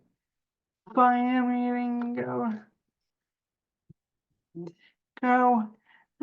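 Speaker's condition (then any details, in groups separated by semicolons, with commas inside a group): Cerebral palsy; spasticity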